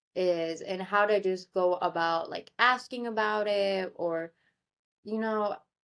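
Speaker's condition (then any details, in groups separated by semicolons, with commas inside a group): No condition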